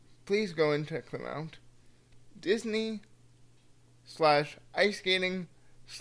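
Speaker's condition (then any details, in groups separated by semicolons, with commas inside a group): Cerebral palsy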